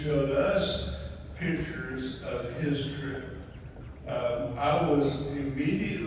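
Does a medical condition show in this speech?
Yes: ALS; mainly right side and both legs.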